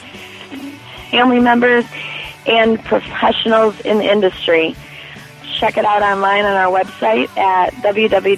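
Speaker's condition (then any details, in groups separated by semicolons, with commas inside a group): No condition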